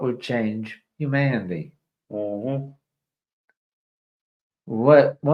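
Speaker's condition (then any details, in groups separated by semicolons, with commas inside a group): ALS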